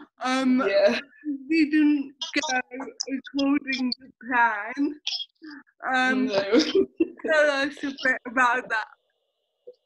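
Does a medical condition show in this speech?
Yes: cerebral palsy.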